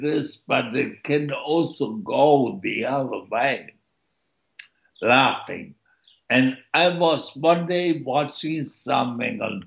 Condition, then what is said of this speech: Stroke. And I mean, you still can hear it that I have a speech impediment, but in my case, it's uh, because I'm on the right side of my body.